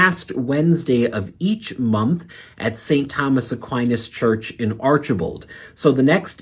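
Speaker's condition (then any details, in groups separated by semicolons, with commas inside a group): No condition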